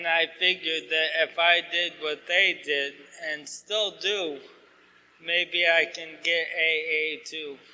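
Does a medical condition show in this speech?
Yes: ALS.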